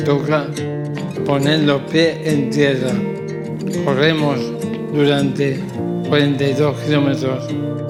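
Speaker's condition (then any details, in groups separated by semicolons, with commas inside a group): Amyotrophic lateral sclerosis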